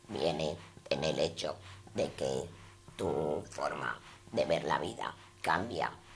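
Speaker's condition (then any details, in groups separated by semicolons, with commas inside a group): Total laryngectomy; laryngeal cancer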